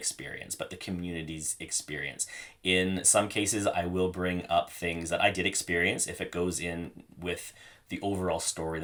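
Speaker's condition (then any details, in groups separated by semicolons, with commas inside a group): No condition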